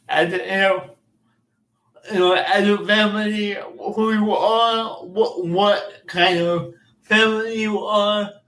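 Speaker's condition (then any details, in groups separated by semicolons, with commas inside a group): Cerebral palsy; speech impairments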